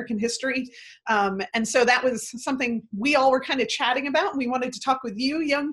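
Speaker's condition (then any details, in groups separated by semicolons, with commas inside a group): No condition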